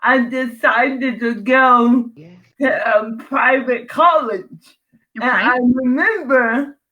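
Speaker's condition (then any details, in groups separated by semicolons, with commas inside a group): Cerebral palsy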